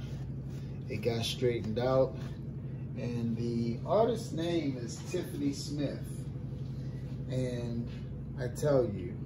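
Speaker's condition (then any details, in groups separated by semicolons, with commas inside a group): No condition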